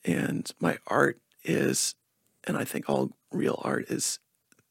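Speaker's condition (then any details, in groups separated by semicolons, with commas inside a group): Spasmodic dysphonia; linked to singing training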